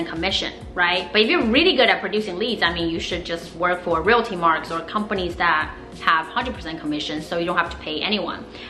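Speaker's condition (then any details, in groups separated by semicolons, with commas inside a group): No condition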